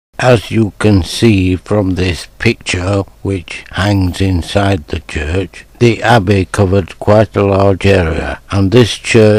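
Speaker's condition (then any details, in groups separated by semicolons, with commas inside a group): Motor neuron disease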